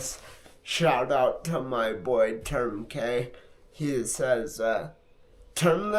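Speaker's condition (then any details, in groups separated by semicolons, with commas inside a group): Multiple sclerosis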